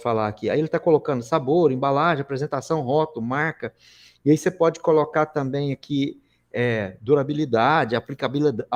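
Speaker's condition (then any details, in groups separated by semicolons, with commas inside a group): No condition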